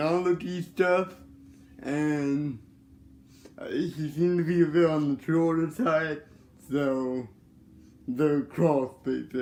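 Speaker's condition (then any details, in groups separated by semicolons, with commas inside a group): Cerebral palsy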